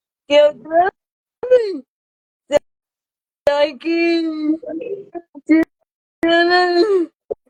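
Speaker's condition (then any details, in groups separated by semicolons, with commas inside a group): Cerebral palsy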